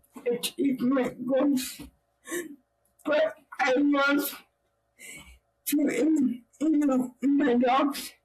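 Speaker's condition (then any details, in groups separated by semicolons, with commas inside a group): Cerebral palsy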